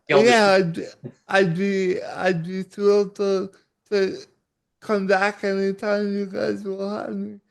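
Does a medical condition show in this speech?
Yes: cerebral palsy.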